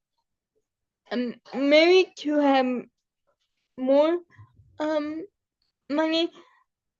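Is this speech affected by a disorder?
Yes: cerebral palsy; able to articulate and speak.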